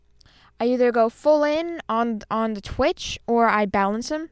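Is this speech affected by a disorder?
No.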